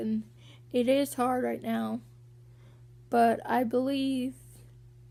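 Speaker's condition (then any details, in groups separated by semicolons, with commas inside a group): Cerebral palsy; walking sometimes hard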